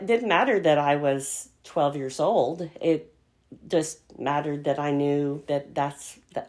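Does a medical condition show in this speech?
Yes: cleft palate; soft palate strengthening exercises from speech pathologist mother, no bony palate, speech learned differently.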